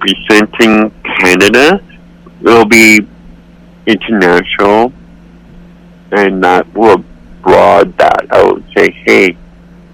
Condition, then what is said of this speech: Cerebral palsy. Hey, I don't care about my voice anymore. This is my voice. That's it.